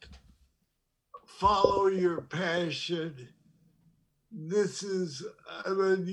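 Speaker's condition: Parkinson's disease; tremor

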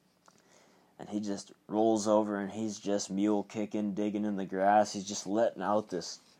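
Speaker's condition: No condition

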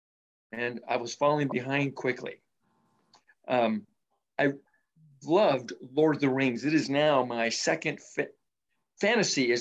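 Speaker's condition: Stammer; stammer began at early age after mother left biological father, speech previously clear, took Dale Carnegie public speaking course; noticeable pause before answering, host notes a bit of a speech impediment; stammers when nervous, tongue ties up with building tension, substitutes words to avoid stammer, pauses to release tension; repeated sounds, blocks

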